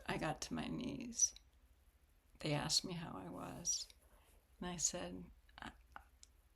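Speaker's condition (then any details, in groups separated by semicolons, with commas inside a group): Spastic cerebral palsy; spastic form, hip problems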